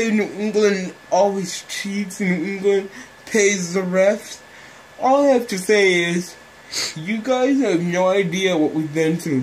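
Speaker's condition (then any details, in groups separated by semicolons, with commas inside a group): Cerebral palsy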